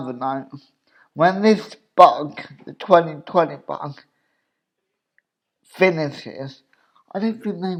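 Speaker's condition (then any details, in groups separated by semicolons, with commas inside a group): Cerebral palsy; obvious speech impediment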